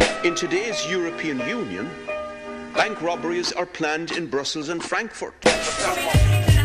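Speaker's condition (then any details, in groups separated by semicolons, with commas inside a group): No condition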